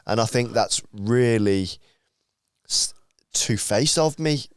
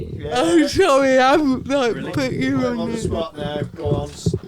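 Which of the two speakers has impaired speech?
The second: cerebral palsy; from birth, no surgery; affects speech.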